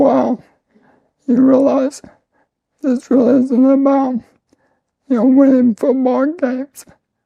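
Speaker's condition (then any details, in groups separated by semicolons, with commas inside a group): ALS; voice and lungs affected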